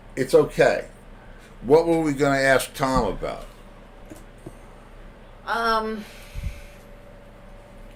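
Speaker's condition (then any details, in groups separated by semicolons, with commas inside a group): No condition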